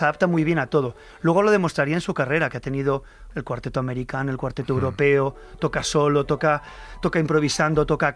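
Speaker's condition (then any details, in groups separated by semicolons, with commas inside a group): No condition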